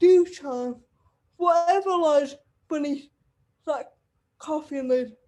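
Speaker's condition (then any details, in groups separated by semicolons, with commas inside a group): Cerebral palsy; wheelchair user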